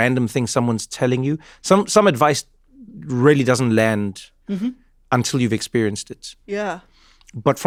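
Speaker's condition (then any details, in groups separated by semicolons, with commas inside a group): No condition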